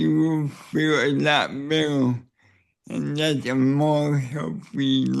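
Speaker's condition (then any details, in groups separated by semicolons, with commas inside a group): Cerebral palsy; neck surgery went badly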